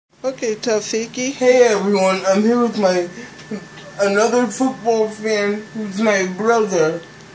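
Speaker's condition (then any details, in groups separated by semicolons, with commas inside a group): Cerebral palsy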